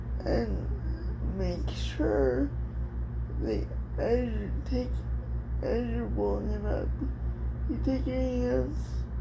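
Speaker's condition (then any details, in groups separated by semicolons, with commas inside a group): Cerebral palsy; dystonia in hands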